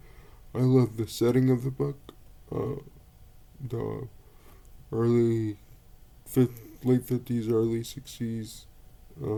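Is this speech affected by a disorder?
Yes: cerebral palsy; speaks relatively well.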